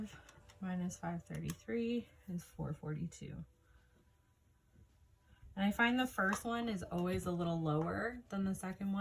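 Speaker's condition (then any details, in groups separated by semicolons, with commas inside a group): No condition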